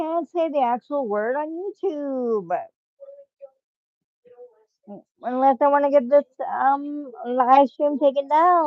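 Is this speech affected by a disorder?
Yes: cerebral palsy, spastic.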